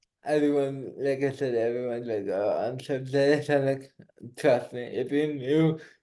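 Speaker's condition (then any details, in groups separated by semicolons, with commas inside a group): Cerebral palsy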